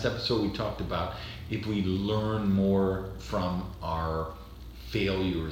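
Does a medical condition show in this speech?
No.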